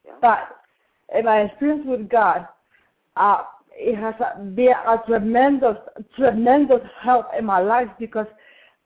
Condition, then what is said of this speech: Cerebral palsy. I know that you've had some challenges in speaking up and for you to speak in the way that you did this morning